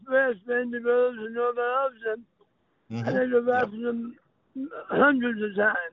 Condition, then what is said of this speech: Throat cancer. I've had throat cancer, so I'm not speaking in an unknown tongue.